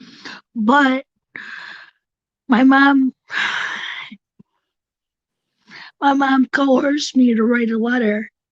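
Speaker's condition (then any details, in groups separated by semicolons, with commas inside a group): Cerebral palsy; tracheotomy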